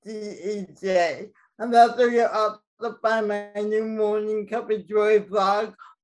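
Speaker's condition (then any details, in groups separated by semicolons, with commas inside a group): Cerebral palsy; from birth, no breathing for 45 minutes at birth, gait mildly affected; speech mildly affected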